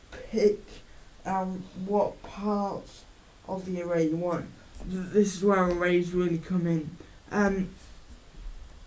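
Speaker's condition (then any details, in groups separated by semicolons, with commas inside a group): Cerebral palsy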